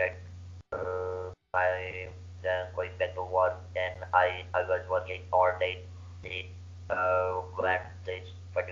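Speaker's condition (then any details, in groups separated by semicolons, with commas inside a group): Laryngeal cancer surgery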